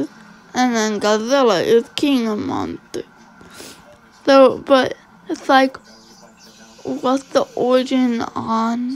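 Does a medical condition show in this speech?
Yes: cerebral palsy.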